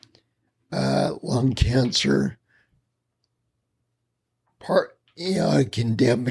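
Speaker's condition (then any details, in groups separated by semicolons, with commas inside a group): Spinocerebellar ataxia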